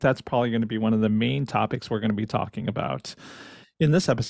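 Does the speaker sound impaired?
No.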